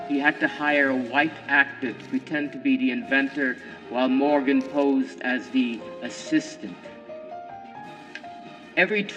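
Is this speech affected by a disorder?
No.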